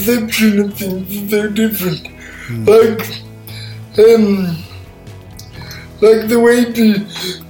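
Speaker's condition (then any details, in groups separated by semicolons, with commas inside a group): Cerebral palsy; all four limbs affected, born 12 weeks premature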